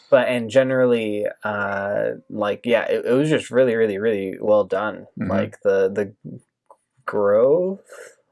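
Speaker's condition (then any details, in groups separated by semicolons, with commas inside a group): No condition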